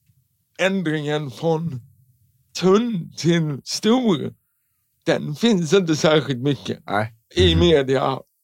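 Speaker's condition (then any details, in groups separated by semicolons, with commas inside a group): Cerebral palsy; tongue fully stiff in childhood, shorter tight muscles, crooked hip, left leg turns inward; childhood speech therapy to train speech, tense tongue, all s-sounds through nose as child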